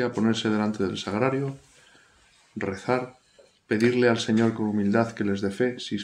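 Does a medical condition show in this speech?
No.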